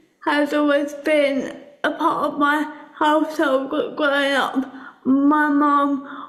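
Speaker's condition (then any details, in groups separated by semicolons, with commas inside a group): Cerebral palsy; speech impediment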